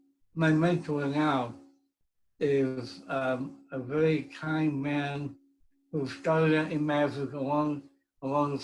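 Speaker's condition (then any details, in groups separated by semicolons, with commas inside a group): Cerebral palsy; speech impediment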